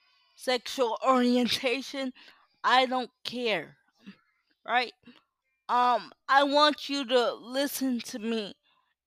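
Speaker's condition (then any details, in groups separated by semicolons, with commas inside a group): Cerebral palsy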